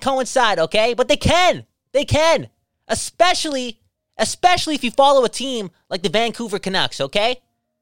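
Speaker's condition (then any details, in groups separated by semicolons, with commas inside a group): No condition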